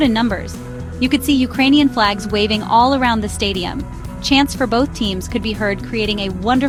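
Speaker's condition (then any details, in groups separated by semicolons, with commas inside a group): No condition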